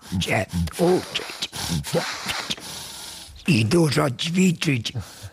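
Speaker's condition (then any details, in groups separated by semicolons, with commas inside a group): Laryngectomy, esophageal speech; total laryngectomy for laryngeal cancer 2 years ago, voice prosthesis; stands to demonstrate esophageal voice, no stoma occlusion; esophageal speech with air-injection grunting, single words, also prosthesis speech, best when standing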